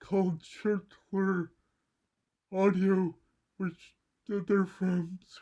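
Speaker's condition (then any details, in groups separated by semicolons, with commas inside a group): Cerebral palsy; mild left side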